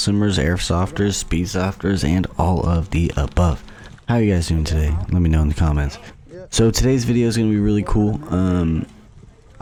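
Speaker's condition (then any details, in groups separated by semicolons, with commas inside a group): No condition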